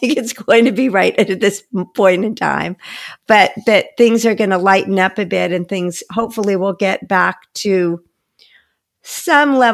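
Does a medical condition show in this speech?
No.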